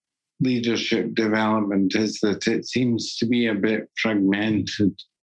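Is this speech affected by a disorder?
Yes: Parkinson's disease; deep brain stimulation surgery, two brain implants with controller, lifelong essential tremor, diagnosis took about 15 months; symptoms regulated by stimulation, balance iffy, uses a cane, records poetry readings to help; voice going, can no longer sing or do theatre.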